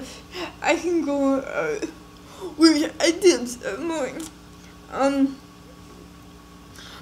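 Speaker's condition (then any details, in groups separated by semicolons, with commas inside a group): Cerebral palsy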